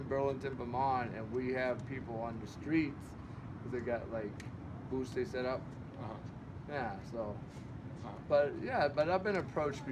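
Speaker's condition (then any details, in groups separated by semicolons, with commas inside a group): No condition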